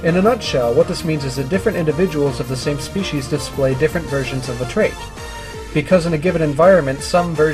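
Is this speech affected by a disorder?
No.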